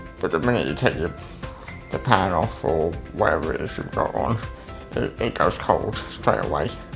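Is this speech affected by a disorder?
Yes: cerebral palsy.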